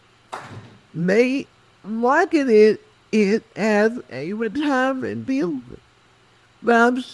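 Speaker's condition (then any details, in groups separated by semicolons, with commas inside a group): Cerebral palsy; speech affected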